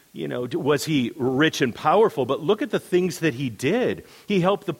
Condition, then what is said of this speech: No condition.